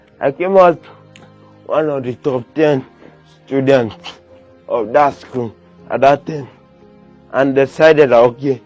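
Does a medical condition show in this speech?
Yes: cerebral palsy.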